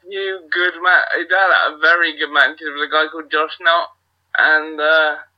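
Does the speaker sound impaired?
Yes: cerebral palsy; wheelchair user, unable to wrestle actively.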